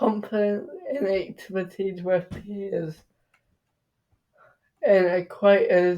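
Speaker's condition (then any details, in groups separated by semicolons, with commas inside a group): Cerebral palsy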